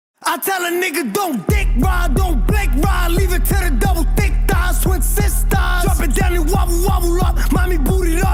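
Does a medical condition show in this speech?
No.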